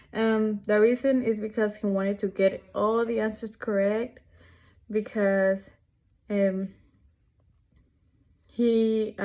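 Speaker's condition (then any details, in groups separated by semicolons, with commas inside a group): No condition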